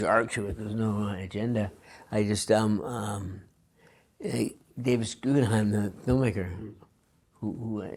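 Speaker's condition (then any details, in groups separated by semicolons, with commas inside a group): Parkinson's disease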